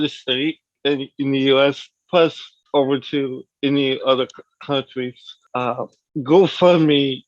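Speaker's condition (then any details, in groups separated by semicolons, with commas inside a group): Cerebral palsy; from birth, lower limbs affected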